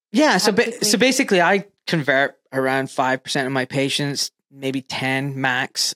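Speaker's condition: No condition

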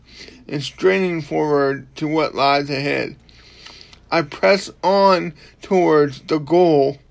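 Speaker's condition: Cerebral palsy; ongoing, not healed

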